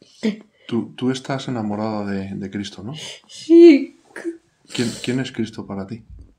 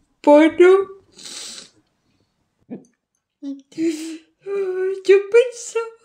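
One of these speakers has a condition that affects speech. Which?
The second: ALS; ALS, limb onset, right leg then left leg, then arms; hands and arms barely move, now affecting speech; increasingly hard to articulate, losing speech.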